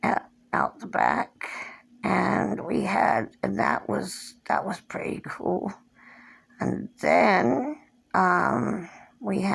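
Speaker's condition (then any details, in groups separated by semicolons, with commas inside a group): Cerebral palsy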